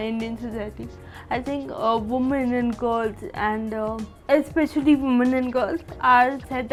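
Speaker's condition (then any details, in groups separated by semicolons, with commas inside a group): Cerebral palsy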